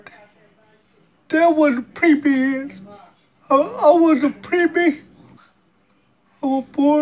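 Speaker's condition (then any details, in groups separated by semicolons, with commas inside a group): Cerebral palsy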